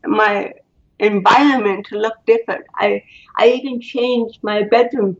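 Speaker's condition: Cerebral palsy; botox

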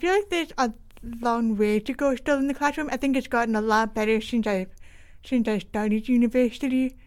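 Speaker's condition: Deaf with cochlear implant, congenital

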